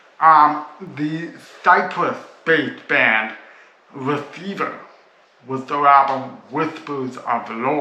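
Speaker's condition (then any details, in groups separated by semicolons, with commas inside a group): Cerebral palsy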